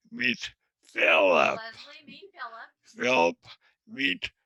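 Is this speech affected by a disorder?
Yes: traumatic brain injury.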